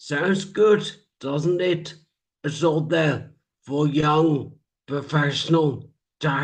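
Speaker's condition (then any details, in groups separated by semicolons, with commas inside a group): Traumatic brain injury; speech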